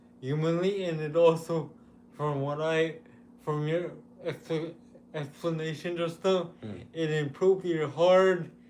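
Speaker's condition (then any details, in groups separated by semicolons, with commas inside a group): Cerebral palsy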